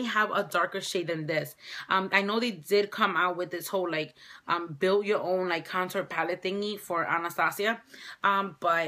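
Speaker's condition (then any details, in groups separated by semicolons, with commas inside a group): No condition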